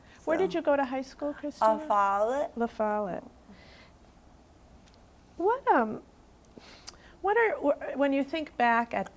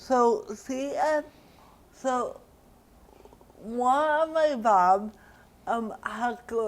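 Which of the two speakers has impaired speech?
The second: cerebral palsy; diagnosed around age one.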